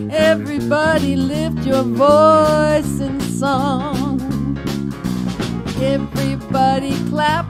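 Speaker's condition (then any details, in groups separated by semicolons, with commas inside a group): No condition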